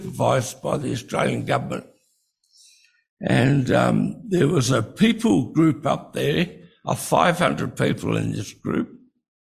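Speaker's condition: Breathing-related speech difficulty

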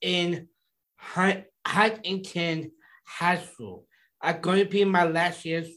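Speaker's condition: Down syndrome

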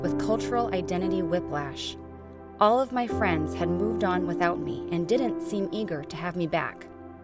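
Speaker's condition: No condition

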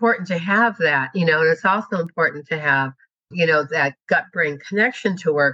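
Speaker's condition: No condition

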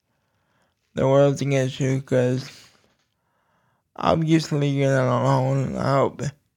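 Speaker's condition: Cerebral palsy; low voice

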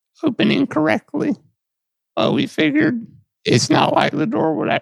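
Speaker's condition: Duchenne muscular dystrophy; wheelchair

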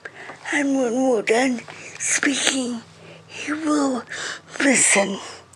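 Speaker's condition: Cerebral palsy; wheelchair user, affects reading, speech and more; uses iPad text-to-speech to read passages aloud; reading very slow

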